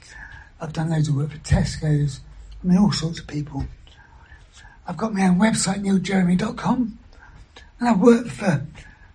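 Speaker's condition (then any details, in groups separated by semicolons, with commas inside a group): Throat cancer surgery, vocal injections; one vocal cord half paralysed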